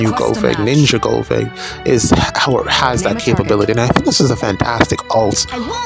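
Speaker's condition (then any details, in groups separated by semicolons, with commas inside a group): No condition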